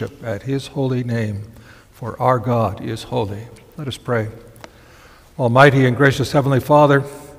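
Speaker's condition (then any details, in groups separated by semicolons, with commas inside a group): No condition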